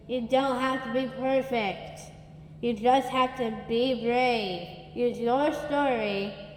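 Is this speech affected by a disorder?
Yes: Down syndrome; suspected prenatally, present from birth, petite stature, occupational and physical therapy from infancy; speech therapy from infancy, answered audition questions with clarity at age 6.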